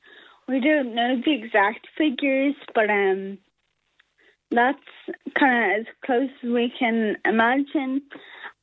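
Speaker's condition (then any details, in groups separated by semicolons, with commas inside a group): Friedreich's ataxia; nerve damage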